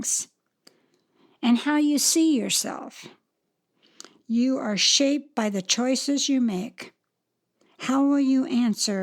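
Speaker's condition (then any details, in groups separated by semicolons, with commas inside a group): No condition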